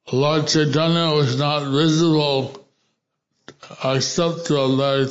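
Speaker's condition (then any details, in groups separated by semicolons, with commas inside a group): Stroke with facial paralysis; words repeated by interpreter Ignat Gordas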